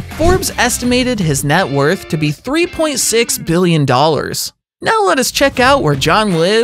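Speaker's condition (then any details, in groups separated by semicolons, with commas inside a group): No condition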